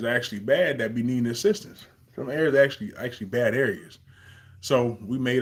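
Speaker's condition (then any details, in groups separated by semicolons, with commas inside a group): No condition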